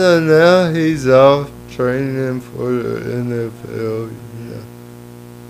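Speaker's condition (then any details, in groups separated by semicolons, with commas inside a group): Cerebral palsy; lifelong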